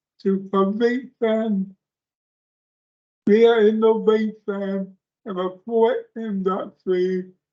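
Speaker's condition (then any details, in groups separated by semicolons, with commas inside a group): Speech impairment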